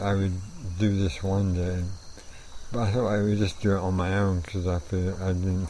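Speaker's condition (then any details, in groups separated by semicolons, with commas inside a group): Amyotrophic lateral sclerosis; onset just over a year ago, trouble forming guitar chords with left hand, left arm most affected; voice already affected, formerly soft-spoken with quiet voice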